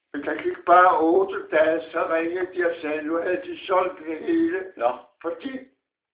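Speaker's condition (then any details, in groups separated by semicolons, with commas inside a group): Parkinson's disease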